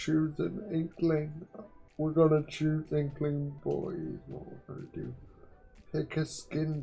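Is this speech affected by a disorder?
Yes: quadriplegic cerebral palsy; uses one hand.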